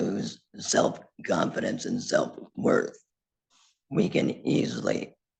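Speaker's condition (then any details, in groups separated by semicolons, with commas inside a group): Laryngectomy; total laryngectomy, voice prosthesis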